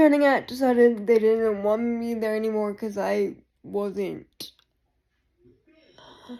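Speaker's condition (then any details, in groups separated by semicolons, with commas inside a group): Cerebral palsy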